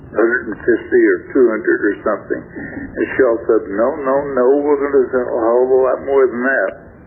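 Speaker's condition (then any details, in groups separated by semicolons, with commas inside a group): Stroke affecting throat muscles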